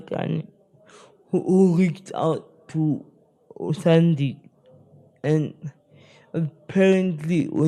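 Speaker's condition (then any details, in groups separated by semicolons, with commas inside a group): Spastic cerebral palsy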